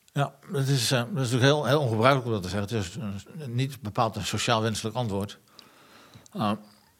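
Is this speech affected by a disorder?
Yes: Parkinson's disease; progressive incurable Parkinson's disease.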